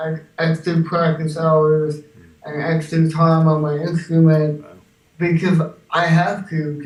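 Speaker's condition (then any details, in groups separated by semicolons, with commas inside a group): Cerebral palsy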